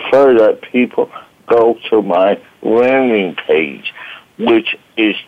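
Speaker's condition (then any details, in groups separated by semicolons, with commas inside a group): Voice box damage from tracheostomy; 1-2 week coma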